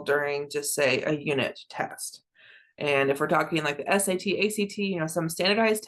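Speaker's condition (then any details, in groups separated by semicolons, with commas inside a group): No condition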